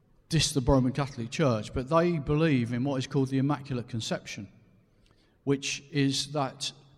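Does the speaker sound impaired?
No.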